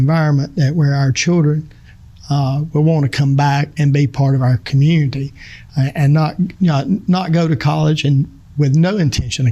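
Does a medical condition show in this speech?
No.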